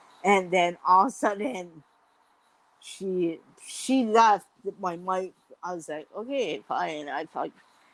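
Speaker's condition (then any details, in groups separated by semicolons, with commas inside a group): Mild cerebral palsy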